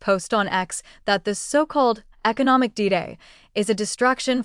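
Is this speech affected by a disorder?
No.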